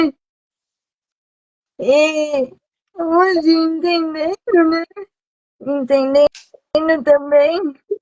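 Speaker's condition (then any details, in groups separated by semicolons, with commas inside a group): Cerebral palsy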